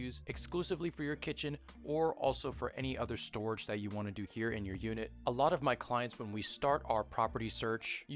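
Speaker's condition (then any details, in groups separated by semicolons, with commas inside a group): No condition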